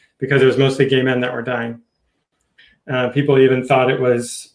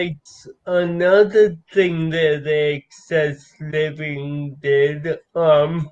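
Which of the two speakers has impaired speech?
The second: cerebral palsy.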